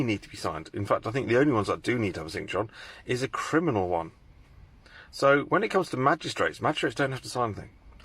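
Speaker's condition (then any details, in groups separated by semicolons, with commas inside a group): No condition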